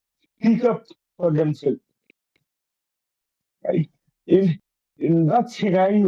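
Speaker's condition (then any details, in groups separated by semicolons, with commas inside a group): Cerebral palsy; affects coordination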